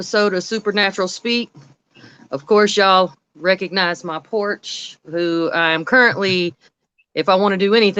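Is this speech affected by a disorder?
No.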